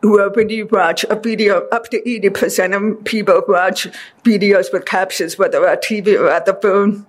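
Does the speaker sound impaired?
Yes: deafness; deaf since childhood.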